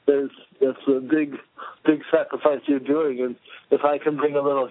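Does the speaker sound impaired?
Yes: cerebral palsy; visible to casting agents, cannot be hidden when acting; speech may sound drunk to radio listeners.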